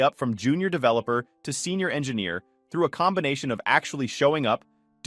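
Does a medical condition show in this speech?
No.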